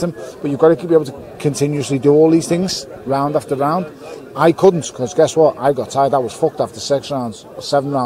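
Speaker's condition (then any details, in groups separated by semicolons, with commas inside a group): No condition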